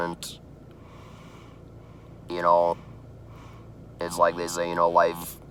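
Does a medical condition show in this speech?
Yes: laryngectomy after laryngeal cancer.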